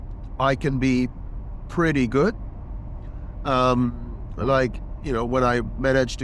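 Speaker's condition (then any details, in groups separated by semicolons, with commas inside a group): No condition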